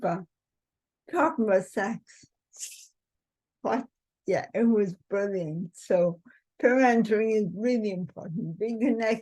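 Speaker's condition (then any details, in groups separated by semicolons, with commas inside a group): Cerebral palsy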